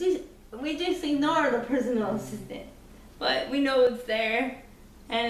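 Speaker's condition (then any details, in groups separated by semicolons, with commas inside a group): Cerebral palsy; increased muscle tone, diagnosed in childhood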